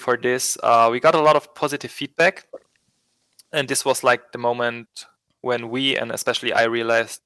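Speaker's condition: No condition

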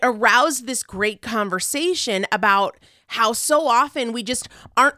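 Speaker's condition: No condition

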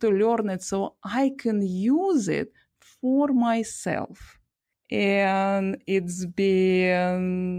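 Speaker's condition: Stuttering; stuttering since childhood, past speech therapy with slow-breathing techniques, voluntary stuttering, coaching with imagination work, acting and improv classes; stutter not cured, avoids worsening it, speaks at Toastmasters, stand-up comedy; severe in childhood, even own name a struggle, fluency gained then stuttering tends to return; prolonged sounds

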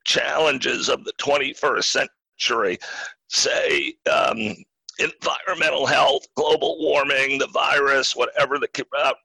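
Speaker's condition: Spasmodic dysphonia; throat muscles spasm

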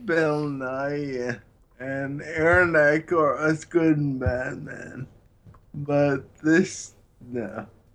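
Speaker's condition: Friedreich's ataxia; no cure or treatments

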